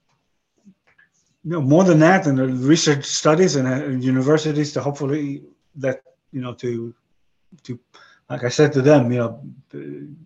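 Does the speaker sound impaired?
Yes: aphasia after stroke; struggles to carry a conversation on interesting subject matter.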